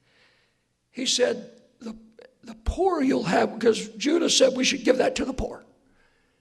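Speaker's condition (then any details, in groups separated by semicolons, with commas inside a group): Hoarseness after vocal cord surgery; not smooth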